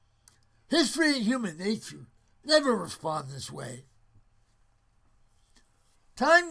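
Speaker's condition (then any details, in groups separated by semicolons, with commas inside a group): Parkinson's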